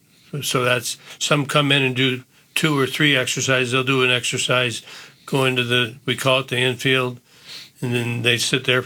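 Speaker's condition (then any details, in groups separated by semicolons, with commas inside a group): Parkinson's disease; first symptom hand cramping, diagnosed about 11 years ago, progressive; drooling stage, does regular exercise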